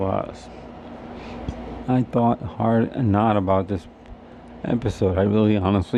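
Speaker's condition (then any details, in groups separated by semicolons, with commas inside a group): Cerebral palsy; difficulty eating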